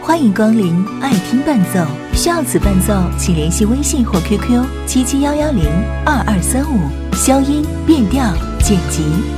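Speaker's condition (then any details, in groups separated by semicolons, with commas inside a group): No condition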